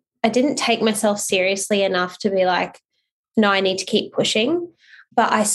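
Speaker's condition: No condition

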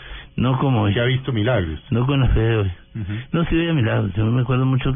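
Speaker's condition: Parkinson's disease; neurologist care, walking, running and tennis exercise, felt stronger after two weeks

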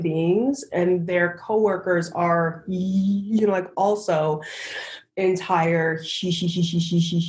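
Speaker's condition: Stuttering; described as a speech impediment; has a slight cold during the recording; stutters on stage and on camera; repeated sounds

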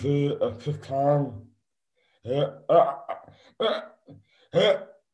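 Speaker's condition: Dystonia; affects speech and hands

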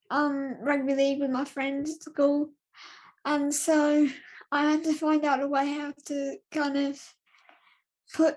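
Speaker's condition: Cerebral palsy; spastic dystonic quadriplegia, limits daily tasks such as getting dressed; age 12, physiotherapy by Claire Smart, Cerebral Palsy Alliance, past HABIT-ILE 66-hour intensive therapy, race runner

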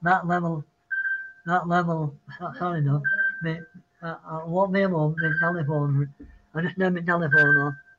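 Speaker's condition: Parkinson's; citing Parkinson's

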